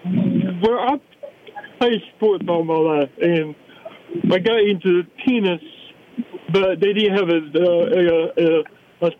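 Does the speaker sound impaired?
Yes: cerebral palsy; balance issue; noticing physical decline, returning to physical therapy after little therapy last year.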